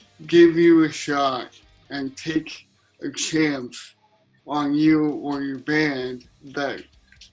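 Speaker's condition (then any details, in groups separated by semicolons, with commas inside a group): Cerebral palsy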